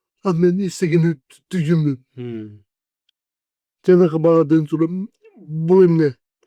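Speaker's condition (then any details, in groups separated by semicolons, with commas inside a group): Cerebral palsy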